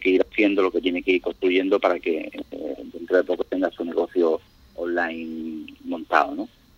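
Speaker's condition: No condition

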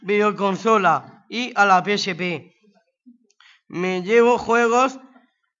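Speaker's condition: Down syndrome; age 20

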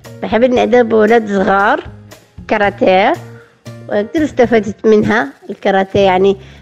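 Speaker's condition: Down syndrome; Down syndrome from birth, born premature, heart stopped at birth, on ventilator as newborn; 23 years old, now in good health

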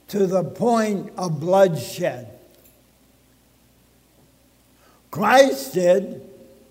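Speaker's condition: ALS (Lou Gehrig's disease); als diagnosed this past spring

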